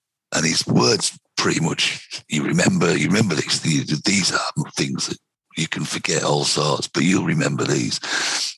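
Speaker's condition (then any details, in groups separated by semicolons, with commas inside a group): Vocal cord cancer, head and neck cancer, right vocal cord; stage three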